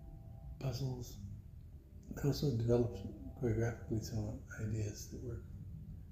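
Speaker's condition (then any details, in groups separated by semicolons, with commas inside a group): Parkinson's; teaches with lavalier microphone on belt, can move around a little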